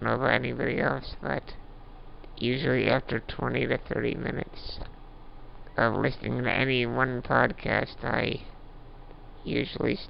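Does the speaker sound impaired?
Yes: Duchenne muscular dystrophy; progressive muscle wasting, diminished lung function, sleep apnea, emergency tracheotomy after mucus plug, little arm use; age 30, trach and ventilator mainly for sleep, breathing effortful, home pulse oximeter; voice audibly worsening late in recording, uses Dragon naturally speaking voice recognition.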